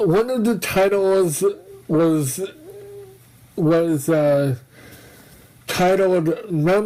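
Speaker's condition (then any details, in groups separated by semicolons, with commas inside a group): Mobius syndrome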